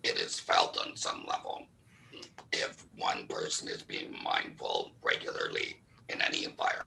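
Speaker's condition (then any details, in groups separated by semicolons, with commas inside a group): Laryngectomy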